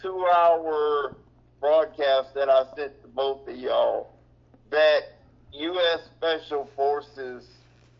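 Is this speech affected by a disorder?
Yes: cerebral palsy; mobility affected, previously off feet.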